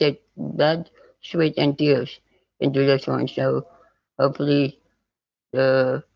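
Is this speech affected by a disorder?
Yes: spinal muscular atrophy type 2; type 2, progressive muscle wasting.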